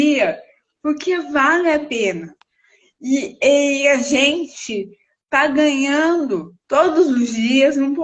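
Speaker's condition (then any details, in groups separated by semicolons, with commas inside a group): Cerebral palsy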